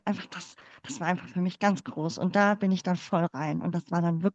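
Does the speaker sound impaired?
Yes: cleft palate; congenital, infant feeding difficulty, mother's fingers closed palate for feeding, palate later closed, GDR doctors unsure; speaking in front of class and using voice for speaking never felt easy, sang a lot instead.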